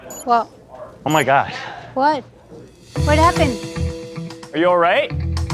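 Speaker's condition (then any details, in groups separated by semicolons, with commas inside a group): No condition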